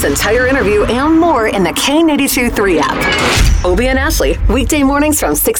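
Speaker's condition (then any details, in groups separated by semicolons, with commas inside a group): No condition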